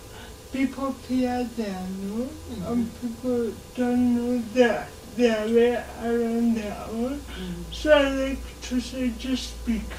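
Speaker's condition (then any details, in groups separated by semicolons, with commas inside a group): Cerebral palsy; since birth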